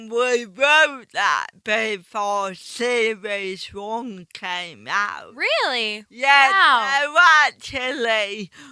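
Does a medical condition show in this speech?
Yes: ataxic cerebral palsy; slow speech rate.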